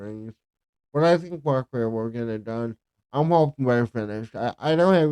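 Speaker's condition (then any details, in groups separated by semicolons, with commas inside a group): Cerebral palsy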